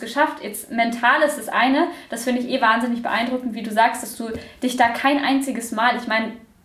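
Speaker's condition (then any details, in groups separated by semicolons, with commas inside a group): No condition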